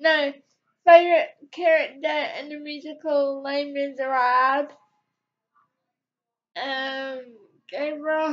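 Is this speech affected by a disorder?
Yes: cerebral palsy.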